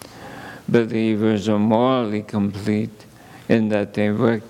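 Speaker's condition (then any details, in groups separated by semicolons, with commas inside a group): ALS; under neurologist care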